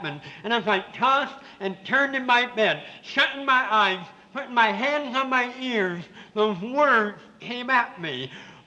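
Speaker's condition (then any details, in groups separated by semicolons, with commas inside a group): Severe cleft palate with lisp; congenital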